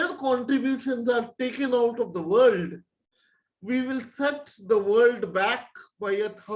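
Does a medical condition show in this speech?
Yes: cerebral palsy; present from birth.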